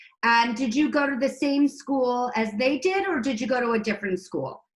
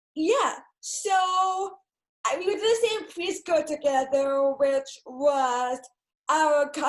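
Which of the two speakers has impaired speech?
The second: cerebral palsy; present from birth; speech therapy throughout childhood.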